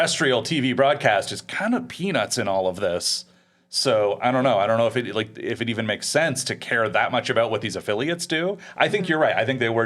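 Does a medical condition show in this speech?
No.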